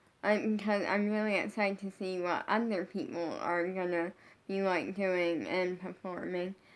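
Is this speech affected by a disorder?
Yes: brain injury.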